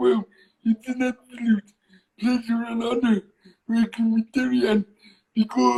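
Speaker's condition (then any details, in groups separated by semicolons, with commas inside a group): Cerebral palsy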